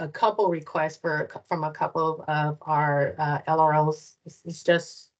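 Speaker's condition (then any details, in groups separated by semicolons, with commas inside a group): No condition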